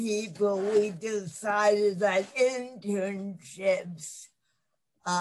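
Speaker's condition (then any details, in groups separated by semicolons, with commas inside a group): Cerebral palsy; lifelong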